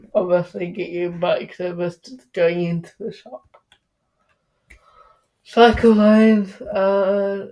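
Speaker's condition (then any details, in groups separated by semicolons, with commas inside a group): Cerebral palsy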